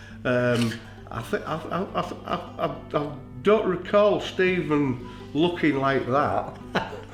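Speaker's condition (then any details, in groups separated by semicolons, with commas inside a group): No condition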